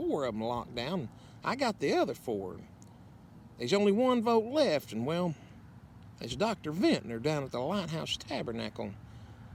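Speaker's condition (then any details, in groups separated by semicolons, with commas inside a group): No condition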